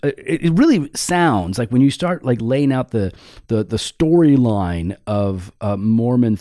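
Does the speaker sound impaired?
No.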